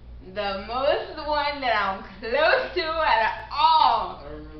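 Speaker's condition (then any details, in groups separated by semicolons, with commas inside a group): Cerebral palsy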